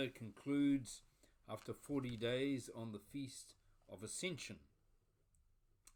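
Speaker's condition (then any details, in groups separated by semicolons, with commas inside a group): No condition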